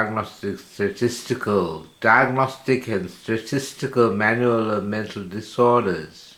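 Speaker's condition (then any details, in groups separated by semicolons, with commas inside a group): Slurred speech from poisoning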